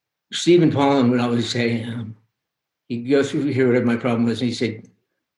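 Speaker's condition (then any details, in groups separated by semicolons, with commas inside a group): Young onset Parkinson's; age 59, about 30 years since diagnosis, long list of daily pills, walking fairly steadily after months of physical therapy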